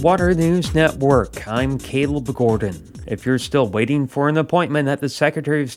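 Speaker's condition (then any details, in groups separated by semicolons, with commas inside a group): No condition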